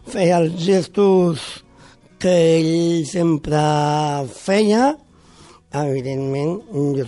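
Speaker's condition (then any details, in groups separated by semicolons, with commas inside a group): Down syndrome; congenital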